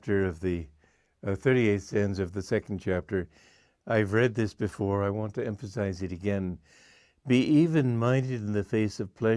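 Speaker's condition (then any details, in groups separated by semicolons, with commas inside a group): No condition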